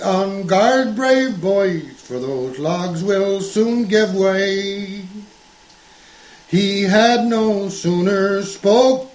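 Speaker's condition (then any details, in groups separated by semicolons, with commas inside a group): No condition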